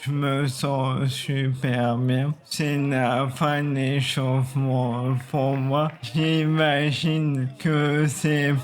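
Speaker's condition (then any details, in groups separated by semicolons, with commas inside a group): ALS (maladie de Charcot); uses wheelchair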